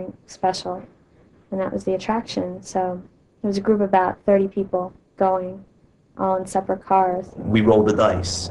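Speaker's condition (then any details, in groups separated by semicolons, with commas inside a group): No condition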